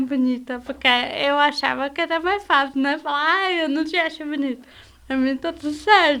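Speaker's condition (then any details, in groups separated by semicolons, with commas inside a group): Cerebral palsy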